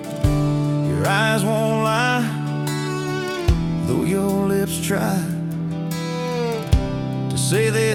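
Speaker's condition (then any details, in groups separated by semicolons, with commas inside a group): No condition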